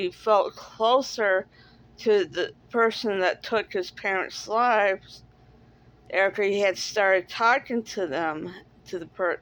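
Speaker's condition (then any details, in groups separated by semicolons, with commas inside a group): Cerebral palsy; speaks differently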